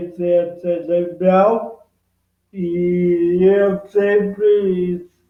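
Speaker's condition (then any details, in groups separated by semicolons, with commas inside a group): Cerebral palsy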